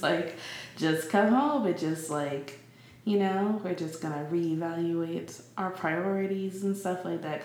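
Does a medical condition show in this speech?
No.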